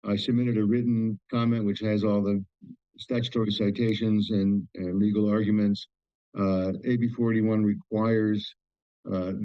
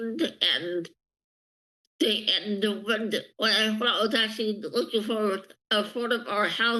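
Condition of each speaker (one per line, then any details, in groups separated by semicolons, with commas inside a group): No condition
Speech impairment; needs extra time to speak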